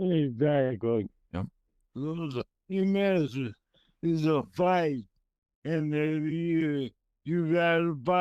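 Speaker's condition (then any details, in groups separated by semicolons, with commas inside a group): Multiple sclerosis; esophagus affected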